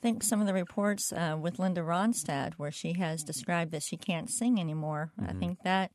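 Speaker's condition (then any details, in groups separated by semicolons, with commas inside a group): Cleft palate; congenital cleft palate, much speech therapy; communication disorder, helped by speaking with intent and more effort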